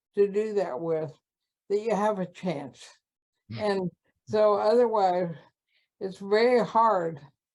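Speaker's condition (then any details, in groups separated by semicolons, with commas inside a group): ALS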